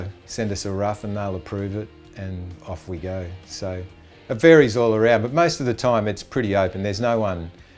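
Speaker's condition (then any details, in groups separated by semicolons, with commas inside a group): No condition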